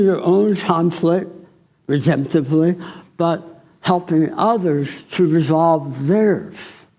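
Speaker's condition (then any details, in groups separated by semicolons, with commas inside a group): Tongue cancer surgery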